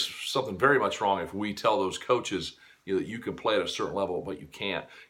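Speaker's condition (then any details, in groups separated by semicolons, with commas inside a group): No condition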